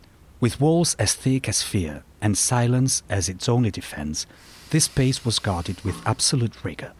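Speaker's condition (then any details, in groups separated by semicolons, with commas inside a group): No condition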